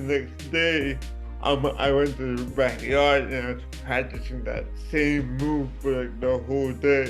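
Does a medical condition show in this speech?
Yes: cerebral palsy; from birth.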